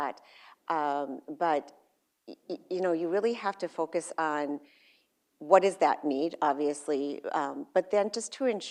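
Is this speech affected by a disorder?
No.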